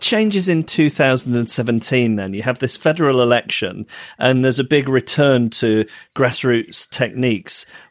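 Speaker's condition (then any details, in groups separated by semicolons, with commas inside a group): No condition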